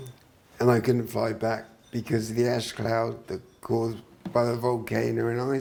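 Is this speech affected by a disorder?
Yes: traumatic brain injury.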